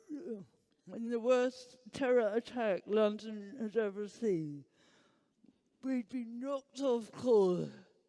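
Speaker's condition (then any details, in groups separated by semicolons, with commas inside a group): Huntington's disease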